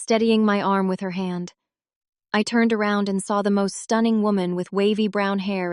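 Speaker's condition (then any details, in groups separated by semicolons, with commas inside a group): No condition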